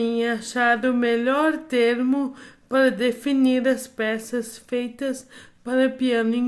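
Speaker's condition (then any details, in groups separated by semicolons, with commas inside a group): Amyotrophic lateral sclerosis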